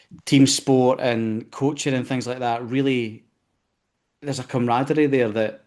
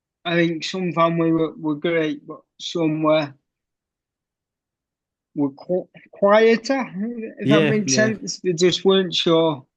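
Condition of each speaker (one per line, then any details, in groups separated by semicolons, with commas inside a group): No condition
Cerebral palsy; wheelchair since age six, childhood surgery; tight painful hip flexors after recent surgery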